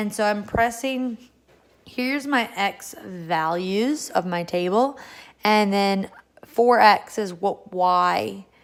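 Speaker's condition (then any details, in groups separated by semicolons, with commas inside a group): No condition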